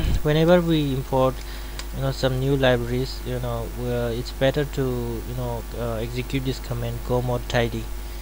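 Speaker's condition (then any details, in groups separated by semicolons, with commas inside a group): No condition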